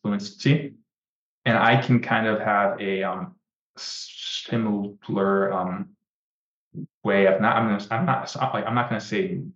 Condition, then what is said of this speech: Stuttering. Like I want to, of course, be as fluent as I can be, but like I've understood that like it's just not leaving me.